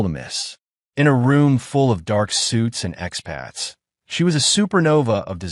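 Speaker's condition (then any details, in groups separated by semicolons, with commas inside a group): No condition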